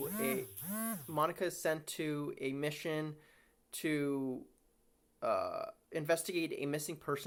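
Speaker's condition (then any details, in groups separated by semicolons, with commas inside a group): No condition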